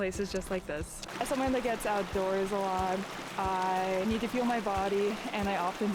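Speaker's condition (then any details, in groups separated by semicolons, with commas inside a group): No condition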